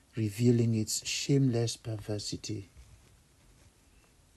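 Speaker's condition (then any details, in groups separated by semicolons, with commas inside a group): No condition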